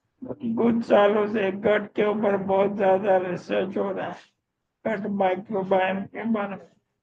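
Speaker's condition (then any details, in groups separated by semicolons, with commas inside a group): Motor neurone disease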